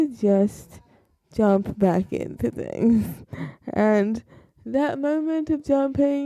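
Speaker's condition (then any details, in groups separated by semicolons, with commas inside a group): Cerebral palsy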